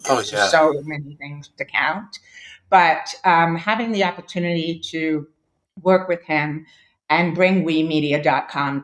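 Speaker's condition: Deafness; Esteem implant plus cochlear implant

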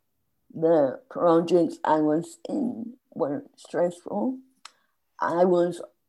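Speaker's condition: Spasmodic dysphonia; diagnosed 8 years later

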